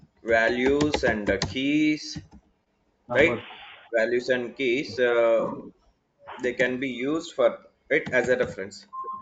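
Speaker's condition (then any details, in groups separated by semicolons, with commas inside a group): No condition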